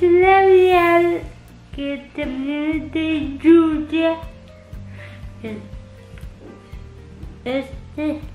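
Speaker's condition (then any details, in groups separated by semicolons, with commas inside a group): Cerebral palsy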